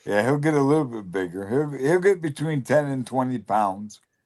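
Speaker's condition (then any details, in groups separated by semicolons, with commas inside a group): Lou Gehrig's disease (ALS)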